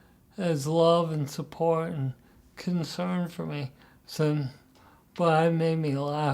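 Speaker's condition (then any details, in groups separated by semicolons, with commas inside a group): Parkinson's disease; deep brain stimulation surgery; good singing voice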